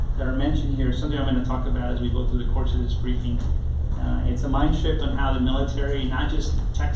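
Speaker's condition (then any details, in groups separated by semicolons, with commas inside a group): No condition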